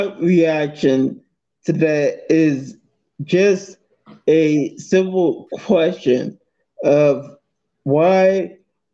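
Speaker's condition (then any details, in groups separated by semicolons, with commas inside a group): Multiple sclerosis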